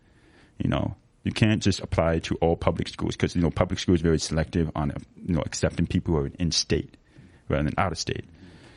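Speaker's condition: Severe to profound hearing loss, sensorineural hearing loss; lost many language skills from late diagnosis

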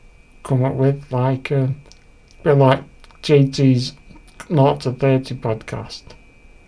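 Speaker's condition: Duchenne muscular dystrophy; diagnosed at age 5

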